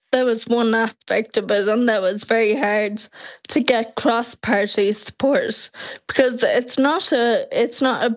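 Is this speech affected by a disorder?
Yes: Friedreich's ataxia; progressive, diagnosed about 16 years ago, no treatment available at diagnosis; Skyclarys by Biogen just approved for HSE funding, slows progression by up to 55 percent; speech, swallow, hearing and eyesight affected over years.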